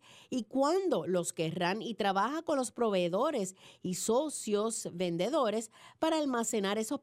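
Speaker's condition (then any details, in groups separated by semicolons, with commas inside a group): No condition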